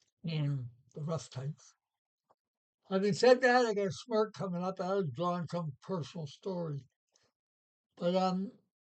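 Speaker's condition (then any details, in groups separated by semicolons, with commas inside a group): Parkinson's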